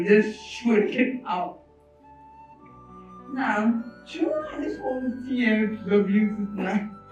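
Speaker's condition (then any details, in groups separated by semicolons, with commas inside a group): Cerebral palsy; voice barely audible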